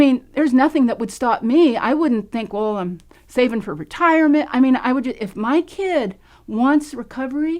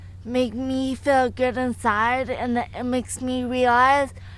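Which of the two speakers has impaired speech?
The second: ecstasy overdose motor impairment; ecstasy overdose, cannot dance or run; after overdose at age 18; slow speech.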